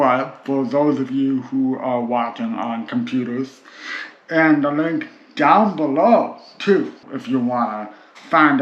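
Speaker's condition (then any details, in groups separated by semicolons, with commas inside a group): Cerebral palsy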